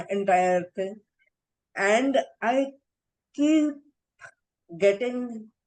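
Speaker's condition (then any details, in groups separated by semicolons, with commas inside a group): Encephalitis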